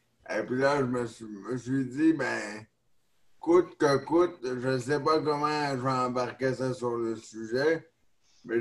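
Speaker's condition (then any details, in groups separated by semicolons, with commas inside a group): Neonatal cerebral palsy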